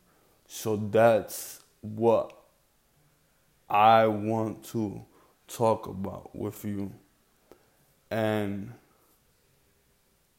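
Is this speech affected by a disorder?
Yes: cerebral palsy; present from birth.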